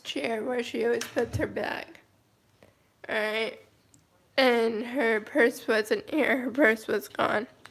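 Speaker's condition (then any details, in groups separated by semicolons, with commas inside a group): Cerebral palsy, mild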